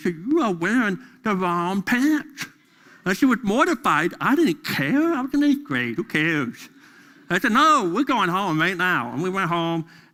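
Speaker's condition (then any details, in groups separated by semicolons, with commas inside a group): Deafness; deaf during school years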